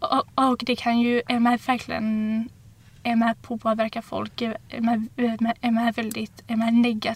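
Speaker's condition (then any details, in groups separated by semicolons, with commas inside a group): Stuttering; uncontrollable, random, unpredictable fluency, varies by day, nervousness sometimes worsens, little personally helps; repeated sounds, prolonged sounds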